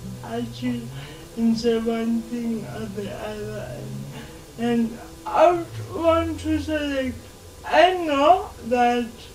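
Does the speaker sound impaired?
Yes: cerebral palsy; slow speaker, listeners take time to understand, speaks verbally.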